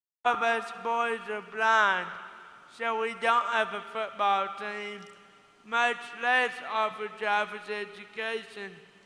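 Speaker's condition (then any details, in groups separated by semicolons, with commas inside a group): Cerebral palsy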